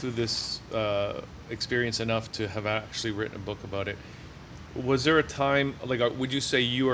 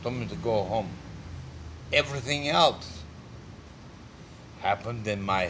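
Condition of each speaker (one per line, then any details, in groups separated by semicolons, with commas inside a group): No condition
Multiple sclerosis; diagnosed at age 17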